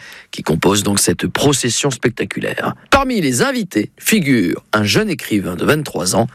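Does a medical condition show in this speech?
No.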